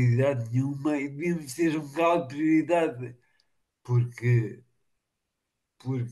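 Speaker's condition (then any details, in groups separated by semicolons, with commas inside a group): Machado-Joseph disease (sca3)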